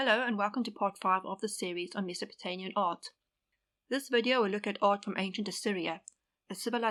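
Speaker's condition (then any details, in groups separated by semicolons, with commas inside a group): No condition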